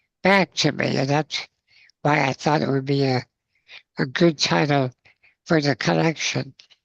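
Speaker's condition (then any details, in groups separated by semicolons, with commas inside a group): Spinal muscular atrophy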